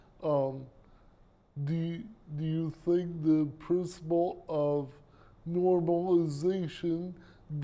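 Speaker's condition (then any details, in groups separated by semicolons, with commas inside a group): Cerebral palsy; speech impairment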